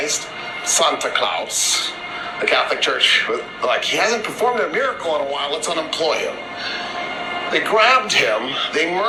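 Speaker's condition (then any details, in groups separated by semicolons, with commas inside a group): No condition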